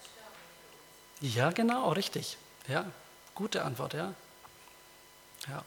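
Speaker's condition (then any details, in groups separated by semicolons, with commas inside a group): No condition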